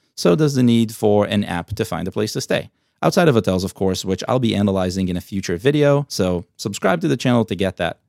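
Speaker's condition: No condition

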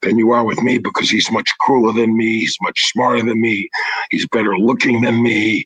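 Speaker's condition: Throat cancer, vocal cords removed

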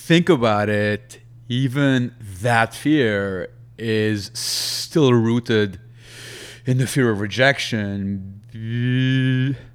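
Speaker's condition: Stutter; lifelong debilitating stutter, avoided speaking and people almost entirely; breathing technique from UK speech therapy course at 17 or 18, major progress past 3 years; deep breath every few words, Darth Vader sound, gets stuck on words, equal stuttering across languages; prolonged sounds

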